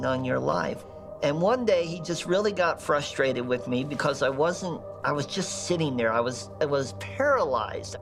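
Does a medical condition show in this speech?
Yes: bilateral cleft lip and palate; congenital, no roof of mouth, no upper lip, upper face unformed, many years of cosmetic and corrective surgery.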